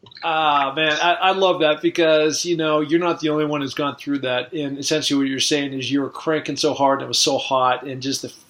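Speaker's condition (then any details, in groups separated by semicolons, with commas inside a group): No condition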